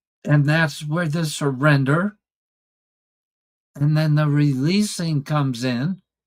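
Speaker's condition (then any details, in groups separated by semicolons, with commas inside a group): ALS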